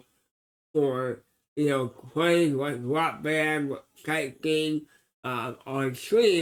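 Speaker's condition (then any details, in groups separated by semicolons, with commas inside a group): Cerebral palsy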